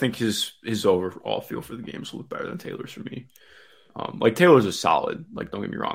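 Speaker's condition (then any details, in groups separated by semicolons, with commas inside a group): No condition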